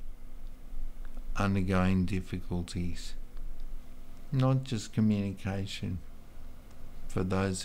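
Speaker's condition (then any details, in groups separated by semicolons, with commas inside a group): Multiple sclerosis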